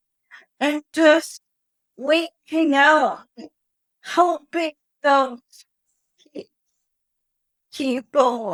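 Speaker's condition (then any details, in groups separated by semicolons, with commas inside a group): Cerebral palsy; wheelchair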